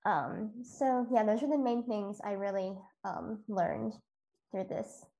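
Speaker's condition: Cleft lip and palate

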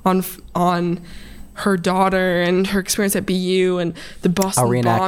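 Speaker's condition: No condition

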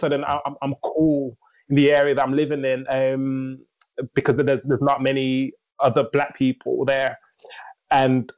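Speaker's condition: Stammer; considered mute, did not speak until age five, needed speech therapy but never had it; stammer audible in recording, uses rhythmic techniques from rapping in everyday speech; chest and mind contract when stammering, even now, rapping Eminem lyrics let speech flow loosely; repeated sounds, repeated words

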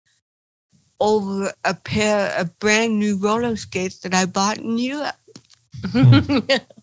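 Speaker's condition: Cerebral palsy; chronic pain

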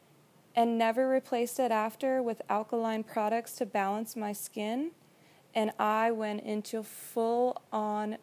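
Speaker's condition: No condition

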